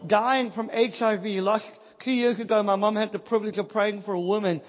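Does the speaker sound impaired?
Yes: cleft palate, Pierre Robin syndrome; congenital cleft palate, still struggles quite severely.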